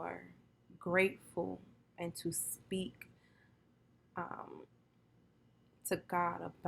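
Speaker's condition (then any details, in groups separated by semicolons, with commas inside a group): No condition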